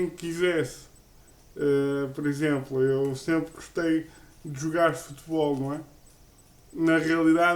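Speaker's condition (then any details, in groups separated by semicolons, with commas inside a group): Cerebral palsy; uses a wheelchair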